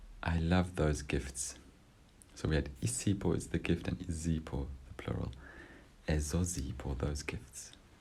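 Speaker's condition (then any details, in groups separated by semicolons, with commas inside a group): No condition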